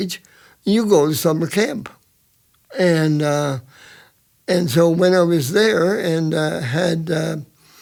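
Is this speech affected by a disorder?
Yes: cerebral palsy; present from birth.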